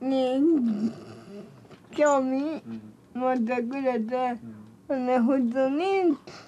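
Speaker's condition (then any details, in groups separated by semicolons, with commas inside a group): Cerebral palsy, severe; age 42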